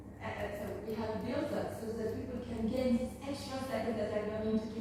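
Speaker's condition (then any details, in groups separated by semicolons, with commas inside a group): No condition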